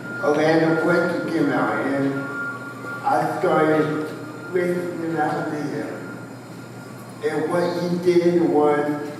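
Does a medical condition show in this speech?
Yes: cerebral palsy, spastic quadriplegia.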